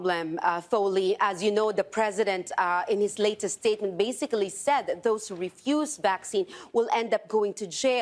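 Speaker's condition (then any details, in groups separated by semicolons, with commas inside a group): No condition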